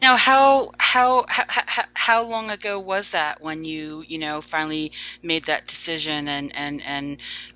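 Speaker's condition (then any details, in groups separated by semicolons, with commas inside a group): Stuttering; woman who stutters, openly discloses stuttering; formerly avoided speaking situations, speechless at first self-help group meeting, said name and stutter by fourth or fifth; repeated sounds, repeated words, prolonged sounds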